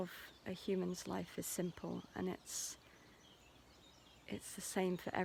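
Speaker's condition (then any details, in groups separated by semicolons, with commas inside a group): No condition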